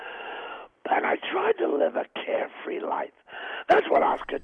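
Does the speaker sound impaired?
Yes: throat cancer, vocal cord removed, partial laryngectomy, right vocal cord removed; vocal surgery removing part of larynx including right vocal cord, now a stump; voice lost after surgery, left cord trained to reach past midline to stump for sound.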